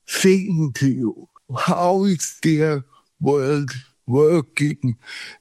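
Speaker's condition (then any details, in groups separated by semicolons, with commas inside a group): Cerebral palsy; muscle cramps and pain from shaking, cramp free after 5 days in Thailand, pain back within 3 days in Sweden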